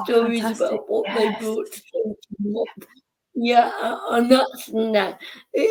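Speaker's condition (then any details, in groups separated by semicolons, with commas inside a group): Cerebral palsy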